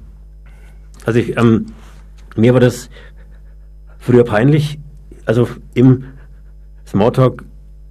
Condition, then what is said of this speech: Stuttering. Und also ich habe oft auch dann im ersten Kennenlernen gleich dann gesagt, ja, ich habe da ein Problem mit dem Stottern.